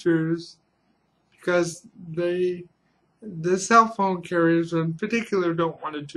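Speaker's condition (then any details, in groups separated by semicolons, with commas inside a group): Cerebral palsy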